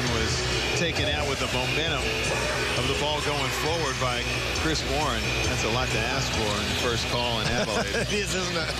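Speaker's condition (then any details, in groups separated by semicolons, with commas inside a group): No condition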